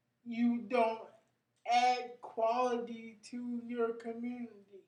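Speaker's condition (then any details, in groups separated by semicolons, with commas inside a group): Cerebral palsy; brain injury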